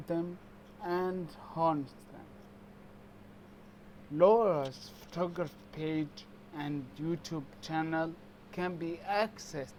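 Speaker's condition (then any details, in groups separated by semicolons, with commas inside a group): Multiple sclerosis; slurred speech, previously normal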